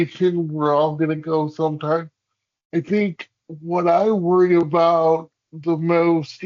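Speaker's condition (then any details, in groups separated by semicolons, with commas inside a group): Cerebral palsy; hamstring releases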